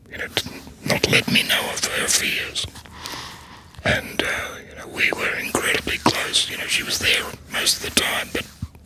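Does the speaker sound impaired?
Yes: laryngectomy, voice prosthesis.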